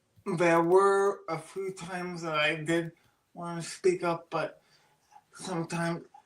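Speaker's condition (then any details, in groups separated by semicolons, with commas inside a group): Cerebral palsy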